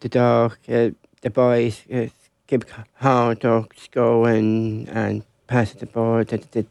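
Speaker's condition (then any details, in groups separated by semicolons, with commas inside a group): Down syndrome; congenital, lifelong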